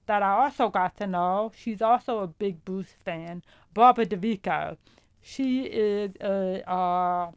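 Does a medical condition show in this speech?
Yes: profound deafness; hears vowels but not consonants, uses hearing aids, no vibration felt; hears music, voices, horn, piano, guitar, headphones too quiet, feedback over hearing aids.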